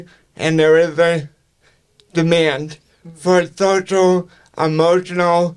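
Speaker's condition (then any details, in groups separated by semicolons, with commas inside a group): Cerebral palsy; speech affected to an extent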